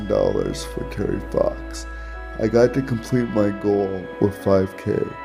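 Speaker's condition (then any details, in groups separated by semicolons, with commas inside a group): Cerebral palsy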